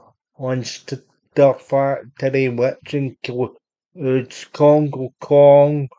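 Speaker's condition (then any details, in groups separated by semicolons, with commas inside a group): Cerebral palsy; unable to walk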